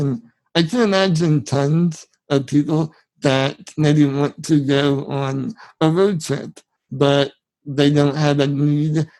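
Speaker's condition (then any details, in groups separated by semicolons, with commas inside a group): Spinal muscular atrophy; genetic, from birth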